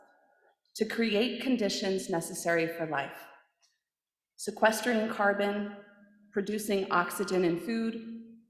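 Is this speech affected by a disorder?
No.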